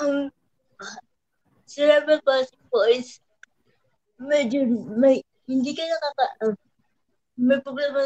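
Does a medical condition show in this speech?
Yes: cerebral palsy.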